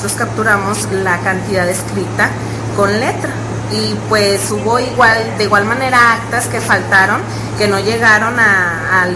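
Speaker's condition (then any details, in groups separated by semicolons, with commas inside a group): No condition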